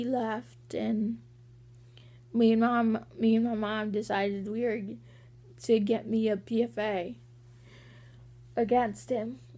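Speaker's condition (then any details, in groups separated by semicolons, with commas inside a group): Cerebral palsy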